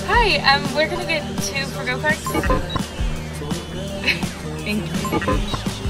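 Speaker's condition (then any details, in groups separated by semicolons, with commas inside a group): No condition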